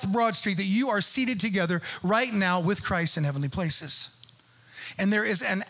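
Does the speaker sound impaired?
No.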